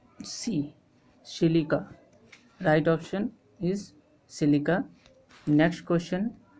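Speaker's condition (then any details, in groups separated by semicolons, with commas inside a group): No condition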